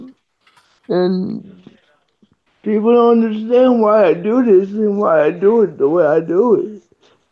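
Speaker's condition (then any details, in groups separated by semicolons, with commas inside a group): Cerebral palsy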